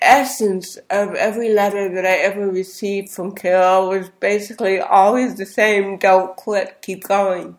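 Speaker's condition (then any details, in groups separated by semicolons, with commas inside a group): Cerebral palsy; speech therapy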